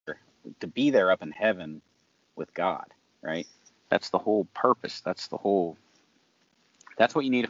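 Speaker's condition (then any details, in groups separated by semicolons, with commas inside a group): No condition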